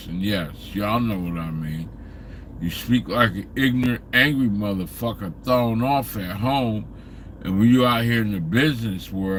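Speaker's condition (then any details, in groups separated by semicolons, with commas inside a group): Slurred speech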